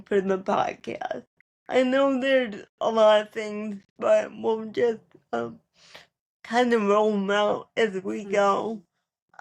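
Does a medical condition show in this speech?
Yes: cerebral palsy; spastic, ataxic features.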